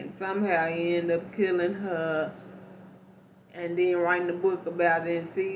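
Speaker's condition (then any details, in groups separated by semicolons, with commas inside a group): Cerebral palsy; not paralyzed, can stand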